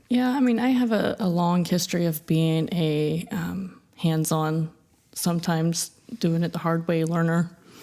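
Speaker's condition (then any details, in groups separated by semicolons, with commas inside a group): No condition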